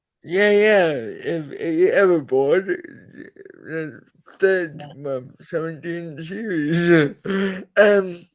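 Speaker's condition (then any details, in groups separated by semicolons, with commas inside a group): Cerebral palsy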